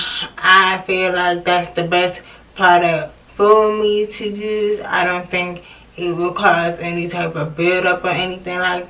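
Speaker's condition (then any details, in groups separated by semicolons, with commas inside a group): Cerebral palsy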